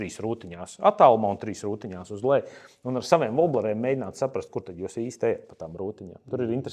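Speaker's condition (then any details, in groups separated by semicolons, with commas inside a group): No condition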